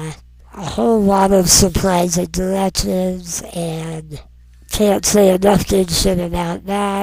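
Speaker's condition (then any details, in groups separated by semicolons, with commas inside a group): Non-progressive muscular dystrophy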